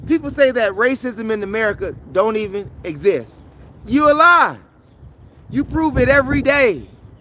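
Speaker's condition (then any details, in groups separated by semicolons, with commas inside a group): No condition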